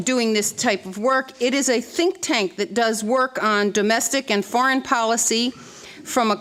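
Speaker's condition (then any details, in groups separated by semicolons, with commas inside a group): No condition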